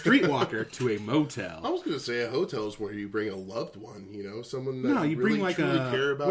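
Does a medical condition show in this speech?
No.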